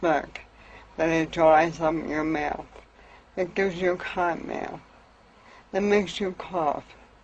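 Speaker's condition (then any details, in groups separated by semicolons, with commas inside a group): Amyotrophic lateral sclerosis; diagnosed at age 36, lost use of arms, lost balance later regained; about 24 years since diagnosis, smokes cannabis since Florida vacation, said to help clear lungs; lost ability to cough, choked on saliva, choking resolved with cannabis, speech improved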